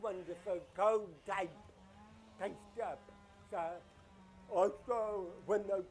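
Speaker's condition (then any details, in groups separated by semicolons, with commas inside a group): Deafness, acquired at age 5 from German measles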